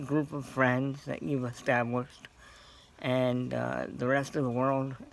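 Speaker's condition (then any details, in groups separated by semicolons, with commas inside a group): Cerebral palsy; scoliosis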